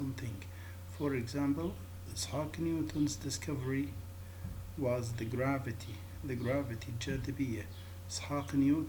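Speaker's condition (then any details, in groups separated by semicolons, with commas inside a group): No condition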